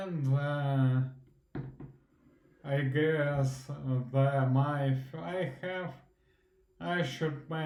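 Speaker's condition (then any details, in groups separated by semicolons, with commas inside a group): Primary progressive multiple sclerosis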